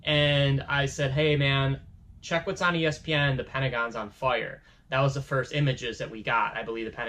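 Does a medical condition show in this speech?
No.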